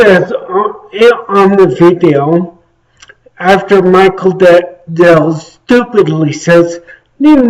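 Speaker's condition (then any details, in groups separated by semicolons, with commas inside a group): Traumatic brain injury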